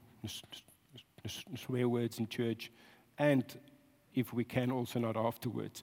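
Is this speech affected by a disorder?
Yes: stuttering; talks long because of stutter; here repeated sounds, prolonged sounds.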